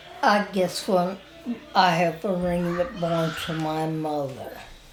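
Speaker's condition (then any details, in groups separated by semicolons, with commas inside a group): Spinal ataxia; wheelchair user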